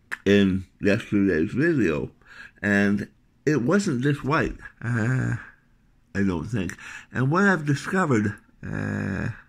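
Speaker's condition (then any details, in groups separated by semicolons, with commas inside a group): Tongue cancer surgery; tongue cancer surgery, skin graft to tongue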